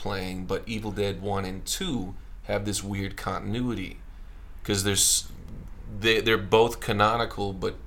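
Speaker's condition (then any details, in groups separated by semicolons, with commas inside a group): No condition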